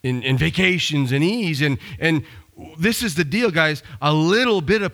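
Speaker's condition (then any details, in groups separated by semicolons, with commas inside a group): No condition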